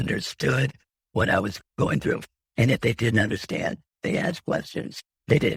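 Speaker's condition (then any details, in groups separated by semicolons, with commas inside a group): Laryngectomy; voice box removed after radiation for head and neck cancer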